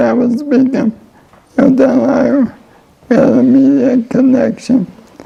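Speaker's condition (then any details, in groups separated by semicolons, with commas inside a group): ALS; voice and lungs affected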